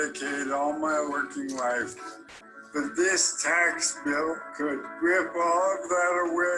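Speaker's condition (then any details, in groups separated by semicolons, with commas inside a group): ALS; voice changed, losing ability to speak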